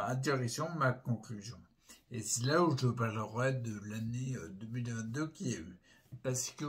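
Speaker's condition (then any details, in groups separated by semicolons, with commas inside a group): Primary progressive multiple sclerosis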